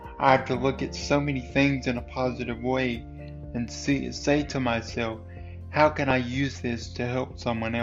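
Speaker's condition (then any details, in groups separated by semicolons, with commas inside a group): Cerebral palsy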